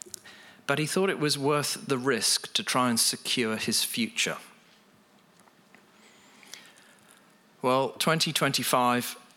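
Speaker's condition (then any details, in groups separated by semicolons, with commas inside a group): No condition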